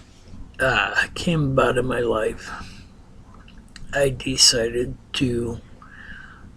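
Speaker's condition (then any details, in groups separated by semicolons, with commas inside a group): Ataxia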